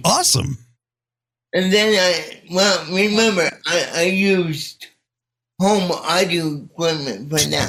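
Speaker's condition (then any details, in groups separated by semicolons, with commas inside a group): Cerebral palsy; spastic type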